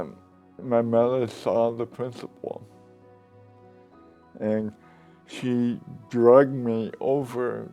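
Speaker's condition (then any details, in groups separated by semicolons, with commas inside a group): Cerebral palsy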